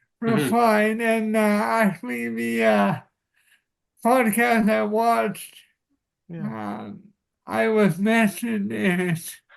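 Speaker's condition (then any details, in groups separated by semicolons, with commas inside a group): Cerebral palsy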